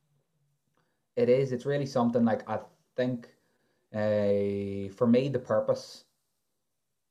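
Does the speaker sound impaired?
No.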